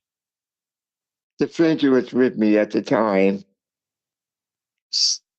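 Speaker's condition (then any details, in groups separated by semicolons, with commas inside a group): Cerebral palsy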